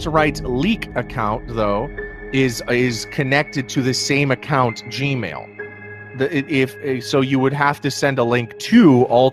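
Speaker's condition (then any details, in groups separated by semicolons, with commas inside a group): No condition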